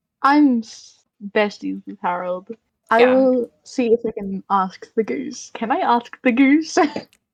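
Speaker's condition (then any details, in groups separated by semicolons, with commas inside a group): No condition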